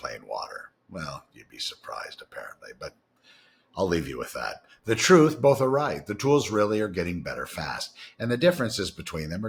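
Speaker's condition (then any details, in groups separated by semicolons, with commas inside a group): No condition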